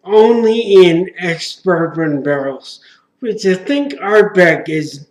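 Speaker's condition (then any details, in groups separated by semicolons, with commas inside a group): Traumatic brain injury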